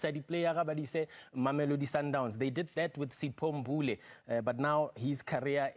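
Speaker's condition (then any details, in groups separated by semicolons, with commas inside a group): No condition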